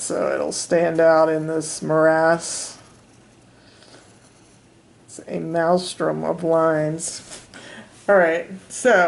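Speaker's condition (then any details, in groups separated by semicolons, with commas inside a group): No condition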